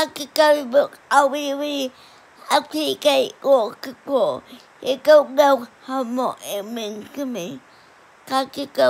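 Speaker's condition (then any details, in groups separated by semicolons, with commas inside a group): Cerebral palsy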